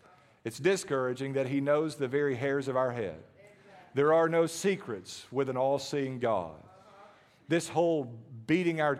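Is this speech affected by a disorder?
No.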